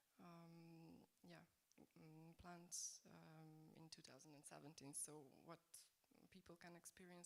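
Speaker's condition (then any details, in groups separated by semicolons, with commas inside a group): No condition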